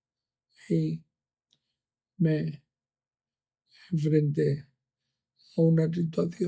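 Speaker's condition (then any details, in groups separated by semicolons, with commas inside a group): Amyotrophic lateral sclerosis; progressive symptoms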